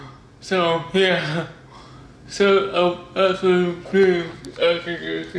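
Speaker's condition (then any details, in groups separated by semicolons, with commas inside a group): Cerebral palsy; speech disability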